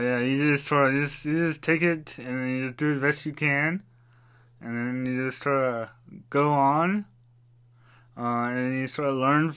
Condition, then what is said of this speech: Parkinson's disease. It affects my speech. It affects my balance, and it affects my dexterity.